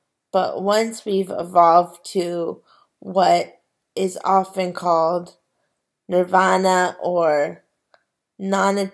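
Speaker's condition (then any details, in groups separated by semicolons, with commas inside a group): Cerebral palsy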